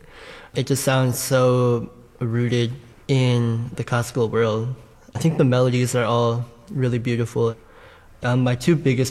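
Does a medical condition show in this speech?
Yes: bilateral cleft lip and palate; congenital bilateral cleft lip and palate, multiple childhood operations by dr. Mulliken at Boston Children's; 17 years old.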